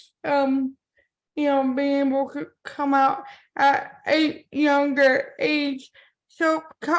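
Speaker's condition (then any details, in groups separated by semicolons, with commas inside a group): Cerebral palsy; from birth; impaired speech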